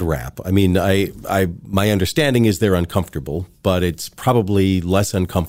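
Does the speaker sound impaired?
No.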